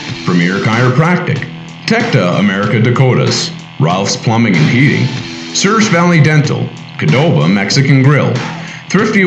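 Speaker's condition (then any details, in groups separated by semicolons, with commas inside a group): No condition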